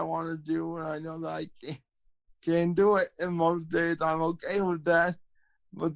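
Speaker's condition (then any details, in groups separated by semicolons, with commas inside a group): Cerebral palsy, spastic quadriplegia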